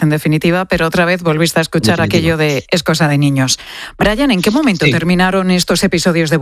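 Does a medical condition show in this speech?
No.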